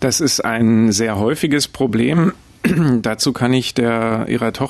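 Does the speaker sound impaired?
No.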